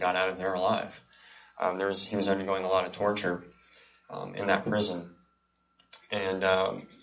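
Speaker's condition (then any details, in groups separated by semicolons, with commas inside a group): Cleft palate and cleft lip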